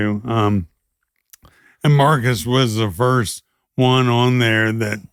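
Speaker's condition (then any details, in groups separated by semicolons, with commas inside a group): ALS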